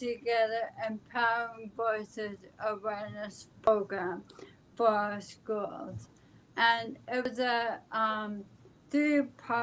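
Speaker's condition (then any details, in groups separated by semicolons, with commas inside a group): ALS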